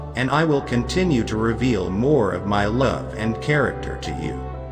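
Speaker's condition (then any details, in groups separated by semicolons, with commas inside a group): No condition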